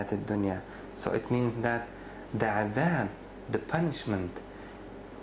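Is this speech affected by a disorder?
No.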